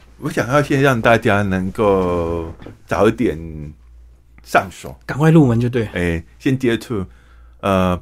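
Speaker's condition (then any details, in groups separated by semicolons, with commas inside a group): Hearing impairment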